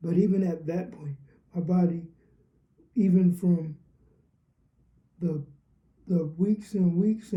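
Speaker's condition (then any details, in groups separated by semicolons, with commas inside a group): Cerebral palsy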